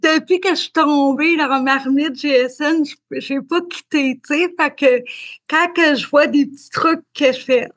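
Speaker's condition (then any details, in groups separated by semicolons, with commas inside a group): Cerebral palsy; learning to speak was challenging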